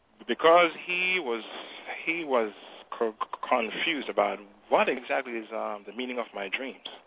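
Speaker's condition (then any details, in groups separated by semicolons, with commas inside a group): Stuttering; childhood-onset stuttering, formerly severe with saliva spraying while talking, improved using singing techniques learned in music; still has speech impediment, milder than before; improved by applying singing techniques to talking; repeated sounds, prolonged sounds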